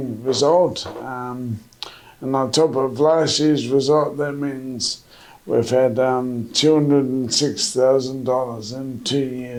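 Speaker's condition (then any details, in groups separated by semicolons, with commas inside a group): MND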